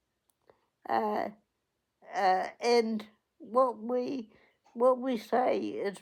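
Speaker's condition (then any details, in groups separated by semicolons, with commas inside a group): Cerebral palsy; onset at 8 days old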